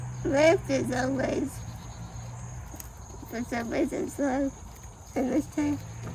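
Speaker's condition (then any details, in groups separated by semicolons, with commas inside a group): Spinal muscular atrophy type 2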